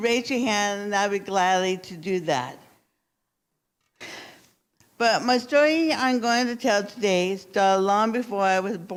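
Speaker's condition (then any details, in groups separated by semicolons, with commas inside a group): Cerebral palsy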